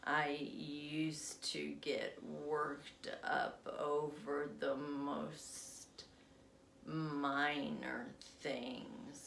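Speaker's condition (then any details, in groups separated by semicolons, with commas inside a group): Essential tremor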